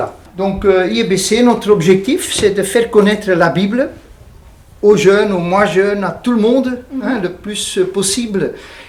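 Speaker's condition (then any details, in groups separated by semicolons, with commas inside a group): No condition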